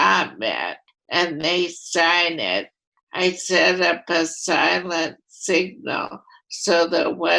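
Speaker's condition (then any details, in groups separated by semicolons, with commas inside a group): Primary lateral sclerosis; voice affected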